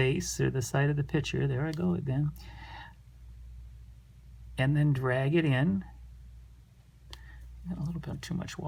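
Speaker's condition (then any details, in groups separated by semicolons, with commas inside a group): No condition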